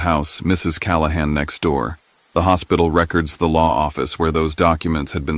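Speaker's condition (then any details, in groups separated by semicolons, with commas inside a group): No condition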